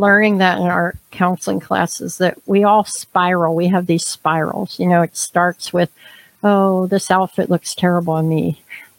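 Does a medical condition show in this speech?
Yes: cleft palate, severe; speech now clear enough for public speaking.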